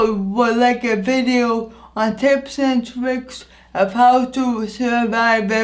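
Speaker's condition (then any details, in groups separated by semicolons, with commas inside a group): Anoxic brain injury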